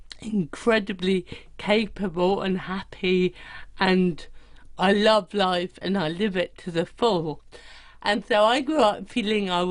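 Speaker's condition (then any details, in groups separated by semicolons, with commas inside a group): Cerebral palsy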